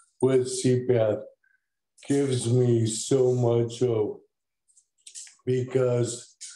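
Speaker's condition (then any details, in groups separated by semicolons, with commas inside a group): ALS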